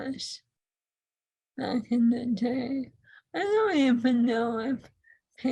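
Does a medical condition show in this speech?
Yes: ALS.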